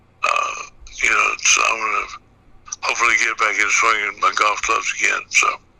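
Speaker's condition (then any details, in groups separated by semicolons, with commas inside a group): Parkinson's; brain surgery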